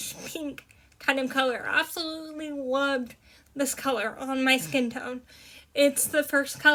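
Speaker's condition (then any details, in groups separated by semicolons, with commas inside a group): Cerebral palsy, spastic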